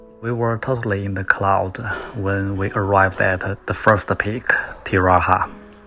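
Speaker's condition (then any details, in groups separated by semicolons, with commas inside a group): No condition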